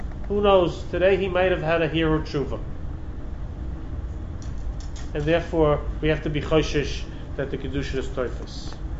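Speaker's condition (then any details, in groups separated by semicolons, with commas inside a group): No condition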